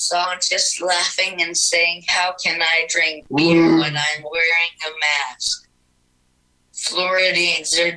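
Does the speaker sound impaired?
Yes: cerebral palsy, through a speech-generating device; speaks through communication app on iPad, types on keyboard with nose.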